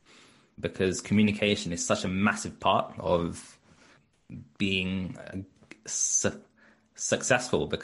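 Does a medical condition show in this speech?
Yes: stutter; onset age four after two fluent years, ineffective speech therapy, drama school, Birmingham University course; blocking and freezing in childhood, fluent in drama performances, avoided class reading as teen; here prolonged sounds, blocks.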